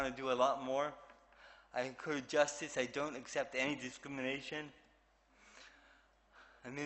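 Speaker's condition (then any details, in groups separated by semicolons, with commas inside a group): Cerebral palsy; affects movement and speech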